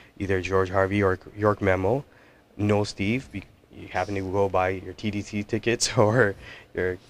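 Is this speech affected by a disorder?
No.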